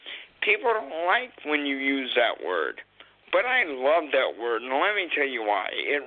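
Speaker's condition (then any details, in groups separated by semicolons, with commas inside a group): Cerebral palsy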